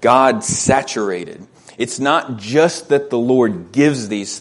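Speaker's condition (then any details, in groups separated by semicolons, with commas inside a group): No condition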